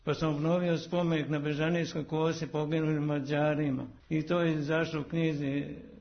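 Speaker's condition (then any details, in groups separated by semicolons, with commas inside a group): Parkinson's disease; converses normally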